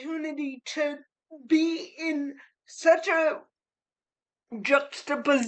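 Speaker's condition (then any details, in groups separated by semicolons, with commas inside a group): Cerebral palsy; spastic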